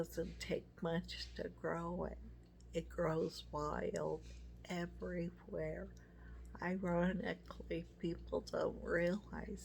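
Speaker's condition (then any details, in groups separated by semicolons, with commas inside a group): MS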